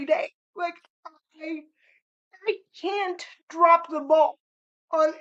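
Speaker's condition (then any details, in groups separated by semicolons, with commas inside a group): Cerebral palsy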